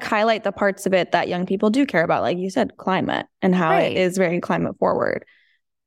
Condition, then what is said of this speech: No condition.